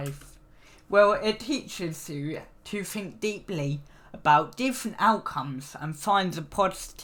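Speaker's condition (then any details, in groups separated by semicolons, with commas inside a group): Cerebral palsy; needs frequent rest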